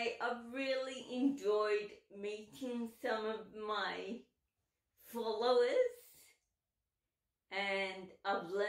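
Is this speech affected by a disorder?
Yes: cerebral palsy, dystonic.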